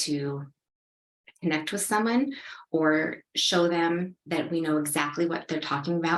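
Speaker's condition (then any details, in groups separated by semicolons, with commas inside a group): No condition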